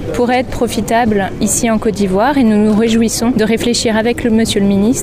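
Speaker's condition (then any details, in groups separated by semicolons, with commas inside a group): No condition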